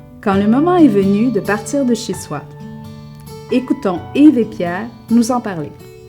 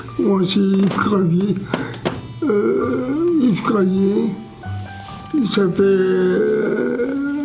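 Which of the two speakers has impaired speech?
The second: severe traumatic brain injury; severe, car accident; 55 years since injury, frequent falls, supervised walker, wheelchair advised.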